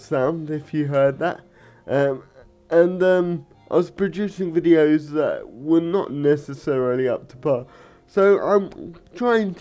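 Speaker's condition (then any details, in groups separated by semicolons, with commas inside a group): Cerebral palsy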